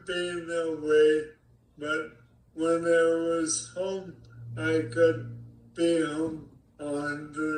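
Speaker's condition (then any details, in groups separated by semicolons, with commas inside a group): ALS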